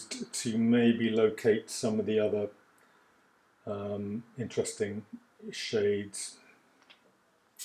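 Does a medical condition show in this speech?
No.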